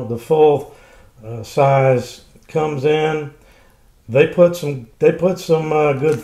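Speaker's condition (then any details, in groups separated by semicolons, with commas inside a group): No condition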